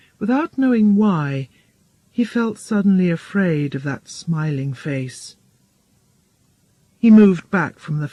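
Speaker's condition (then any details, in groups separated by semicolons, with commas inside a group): No condition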